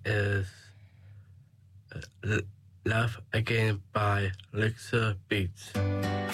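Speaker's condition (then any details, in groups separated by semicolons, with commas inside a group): Down syndrome; 21 years old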